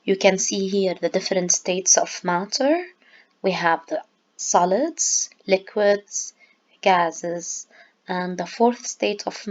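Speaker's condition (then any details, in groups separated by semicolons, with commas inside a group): No condition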